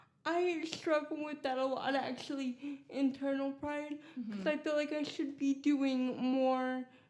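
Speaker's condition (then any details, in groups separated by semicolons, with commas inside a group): Cerebral palsy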